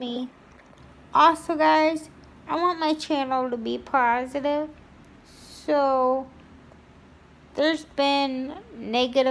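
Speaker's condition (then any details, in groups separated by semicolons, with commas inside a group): Cerebral palsy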